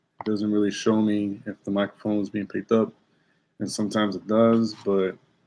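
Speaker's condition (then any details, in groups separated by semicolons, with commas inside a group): No condition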